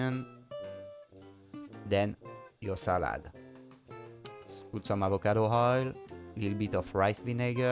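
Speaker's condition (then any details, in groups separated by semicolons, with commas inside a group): No condition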